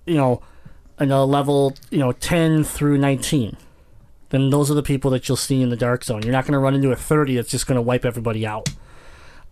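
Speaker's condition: Cleft palate; congenital cleft palate

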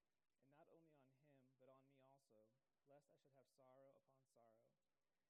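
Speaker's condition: No condition

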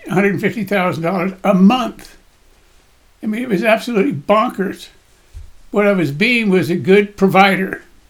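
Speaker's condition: Parkinson's disease; voice shakes, body shakes

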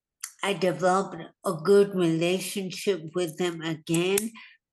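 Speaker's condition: Hemorrhagic stroke; more than a year after stroke

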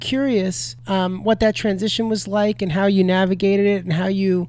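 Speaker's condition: No condition

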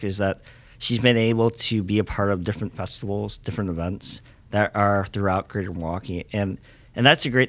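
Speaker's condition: Cleft lip and palate; congenital

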